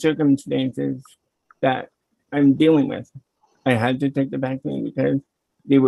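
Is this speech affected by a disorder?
Yes: cerebral palsy.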